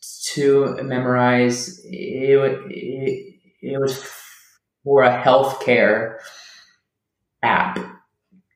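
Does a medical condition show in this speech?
Yes: stuttering; not caused by nervousness; stutters openly; learning to let it out; here repeated words, blocks.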